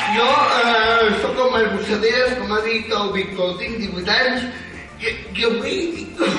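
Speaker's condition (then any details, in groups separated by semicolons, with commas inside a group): Spastic quadriplegic cerebral palsy; age 18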